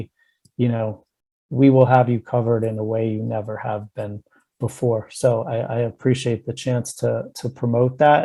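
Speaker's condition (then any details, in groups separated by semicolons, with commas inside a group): No condition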